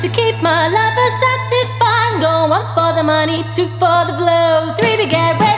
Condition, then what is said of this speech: None; typical speech.